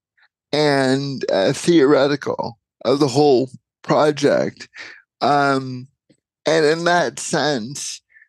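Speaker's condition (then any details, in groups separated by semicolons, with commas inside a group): Cerebral palsy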